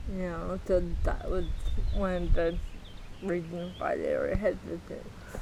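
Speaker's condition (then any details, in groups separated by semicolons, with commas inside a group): Athetoid cerebral palsy, moderate; may be difficult to understand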